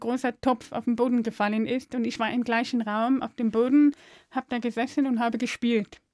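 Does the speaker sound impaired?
Yes: deafness; speaks very clearly, spoken language learned via early intervention, mother, Aachen deaf kindergarten, balloons.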